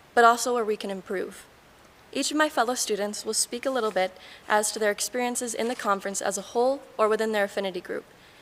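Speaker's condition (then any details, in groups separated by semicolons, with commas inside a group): No condition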